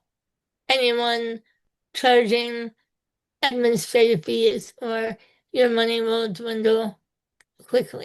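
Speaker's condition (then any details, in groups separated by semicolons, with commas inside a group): Spinal muscular atrophy type two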